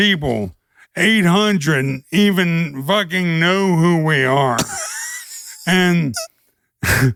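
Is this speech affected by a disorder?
Yes: ALS.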